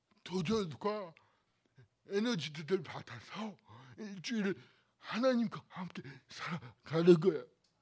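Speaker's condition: Cerebral palsy; body and bones twisted

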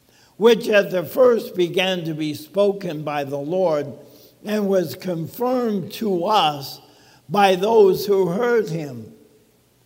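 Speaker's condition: ALS; talks funny, speech sounds abnormal

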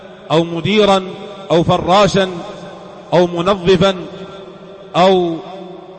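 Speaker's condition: No condition

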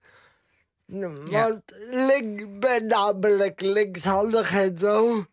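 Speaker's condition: Cerebral palsy; non-congenital acquired brain injury, left-sided brain damage linked to oxygen shortage, left-handed, occasional short-term memory problems

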